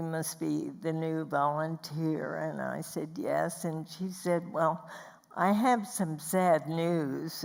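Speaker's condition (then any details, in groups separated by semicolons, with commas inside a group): Spasmodic dysphonia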